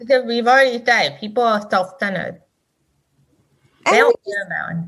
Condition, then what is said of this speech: Deafness. So you just naturally like elevate your voice when you can't hear yourself.